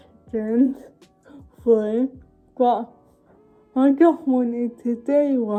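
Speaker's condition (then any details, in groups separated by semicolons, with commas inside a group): Cerebral palsy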